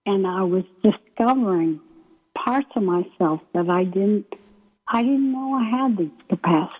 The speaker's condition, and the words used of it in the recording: ALS (motor neuron disease). I've learned to pace myself when I speak with my breathing and slowing down or pausing.